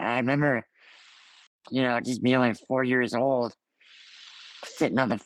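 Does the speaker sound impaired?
Yes: Ullrich congenital muscular dystrophy; stopped breathing 2 minutes six weeks later.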